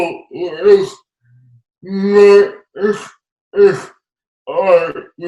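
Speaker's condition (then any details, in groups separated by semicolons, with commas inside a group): Cerebral palsy; uses a wheelchair; speech hard for others to understand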